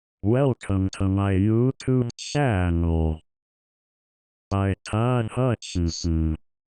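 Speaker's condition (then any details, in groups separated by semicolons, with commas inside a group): Cerebral palsy, athetoid type, speech-generating device; uses AAC speech device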